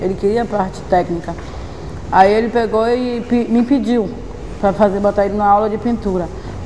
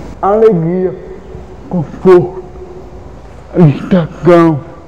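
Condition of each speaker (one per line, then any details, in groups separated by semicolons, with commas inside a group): No condition
Cerebral palsy; premature birth, uses feet instead of hands to grasp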